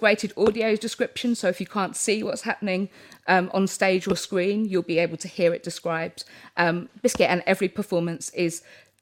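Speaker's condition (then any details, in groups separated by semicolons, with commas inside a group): Tourette's syndrome; frequent vocal tics throughout interview; hedgehog, cats, sausage interrupting speech, also heard over host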